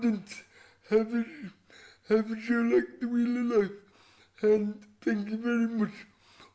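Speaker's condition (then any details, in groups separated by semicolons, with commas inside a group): Cerebral palsy; all four limbs affected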